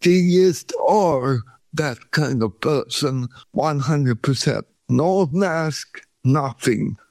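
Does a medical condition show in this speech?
Yes: cerebral palsy; from birth, no breathing first 40 minutes, feet opposite of Charlie Chaplin, shaking body, cramps, pain.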